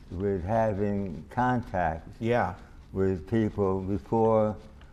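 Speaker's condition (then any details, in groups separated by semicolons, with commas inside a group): Parkinson's disease; voice changes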